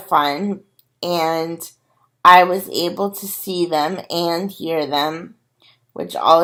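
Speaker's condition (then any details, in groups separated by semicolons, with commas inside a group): Cerebral palsy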